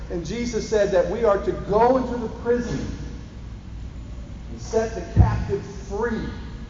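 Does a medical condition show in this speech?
No.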